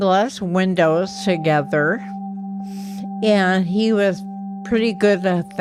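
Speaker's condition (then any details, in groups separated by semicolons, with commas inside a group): Ataxia; affects motor skills and voice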